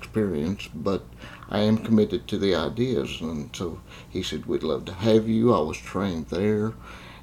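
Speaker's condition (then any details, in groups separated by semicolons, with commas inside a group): Cerebral palsy; confined to a wheelchair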